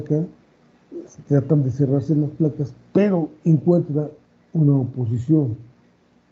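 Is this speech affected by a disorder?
No.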